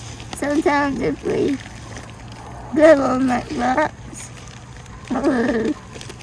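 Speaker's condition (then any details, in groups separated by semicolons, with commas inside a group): Spinal muscular atrophy type 2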